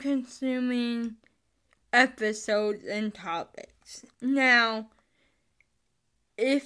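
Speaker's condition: Cerebral palsy; chronic illness and disability

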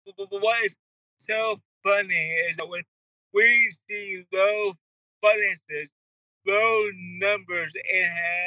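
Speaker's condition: Cerebral palsy; wheelchair user

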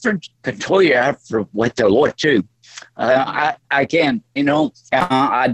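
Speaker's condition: Stroke; voice altered since stroke, lasting effect

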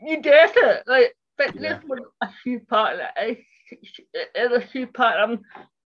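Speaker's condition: Cerebral palsy; speech impairment

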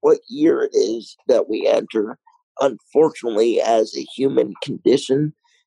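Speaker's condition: Cerebral palsy, mild

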